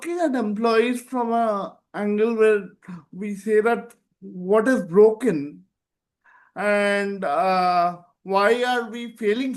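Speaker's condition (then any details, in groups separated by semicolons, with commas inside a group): Cerebral palsy; present from birth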